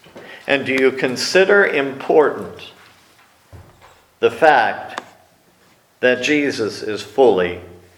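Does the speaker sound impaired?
No.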